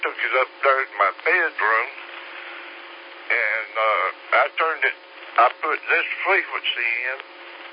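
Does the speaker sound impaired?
Yes: slurred speech; stroke 3 years ago.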